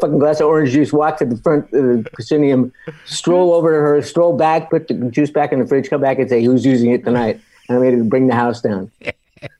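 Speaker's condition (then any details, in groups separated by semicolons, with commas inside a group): Parkinson's disease; trouble recalling lines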